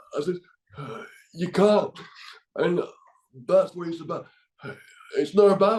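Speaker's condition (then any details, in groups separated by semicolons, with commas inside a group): Cerebral palsy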